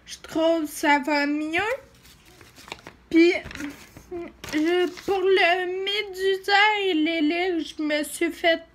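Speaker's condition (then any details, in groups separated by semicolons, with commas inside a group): Ataxia; degenerative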